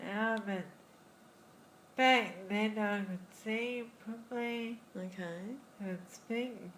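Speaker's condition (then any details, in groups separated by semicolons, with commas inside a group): Friedreich's ataxia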